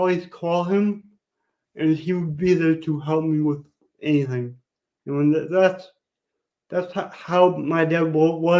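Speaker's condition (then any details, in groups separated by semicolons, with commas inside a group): Cerebral palsy; speech noticeably affected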